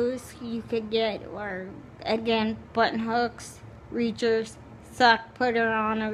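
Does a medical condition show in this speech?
Yes: cerebral palsy.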